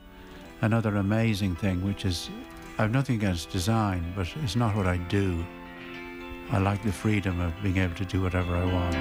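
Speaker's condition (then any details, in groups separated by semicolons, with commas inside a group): Parkinson's; progressive, expected to get tougher, affects making steady non-wobbly lines; nearly 70, increasing difficulty with work, relies more on collaboration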